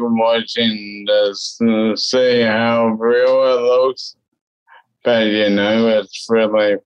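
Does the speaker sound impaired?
Yes: cerebellar ataxia; something in brain not connected to cerebellum, walked until age 11, then unable to walk, wheelchair user since; speech affected, sometimes tricky, described own speech as very short, some people avoid talking to him.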